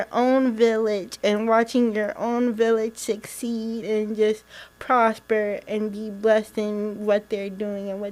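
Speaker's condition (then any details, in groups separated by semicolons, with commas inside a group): Cerebral palsy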